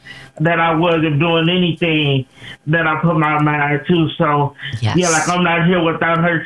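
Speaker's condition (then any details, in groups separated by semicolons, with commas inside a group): Cerebral palsy; since birth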